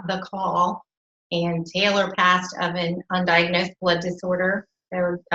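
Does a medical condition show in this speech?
No.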